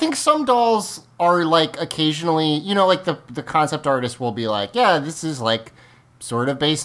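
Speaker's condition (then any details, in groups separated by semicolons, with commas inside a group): No condition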